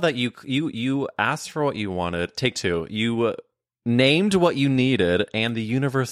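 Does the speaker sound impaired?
No.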